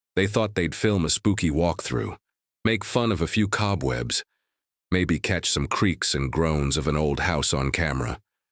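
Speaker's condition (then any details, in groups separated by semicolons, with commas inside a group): No condition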